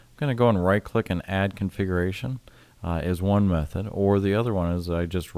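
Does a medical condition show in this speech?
No.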